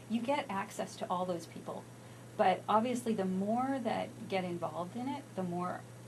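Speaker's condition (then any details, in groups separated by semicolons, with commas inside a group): No condition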